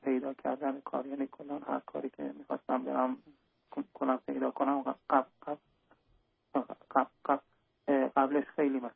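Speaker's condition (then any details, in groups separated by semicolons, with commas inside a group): Stuttering; stuttering especially during university, seen by psychologists, called anxiety and fear, once fully gone one to two years; may stutter in important situations; stuttering at word onset per host; repeated sounds, blocks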